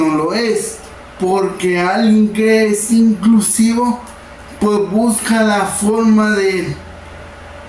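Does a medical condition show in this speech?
Yes: cerebral palsy.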